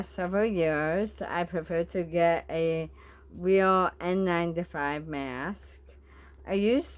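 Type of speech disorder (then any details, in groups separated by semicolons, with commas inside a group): Bulbar dysarthria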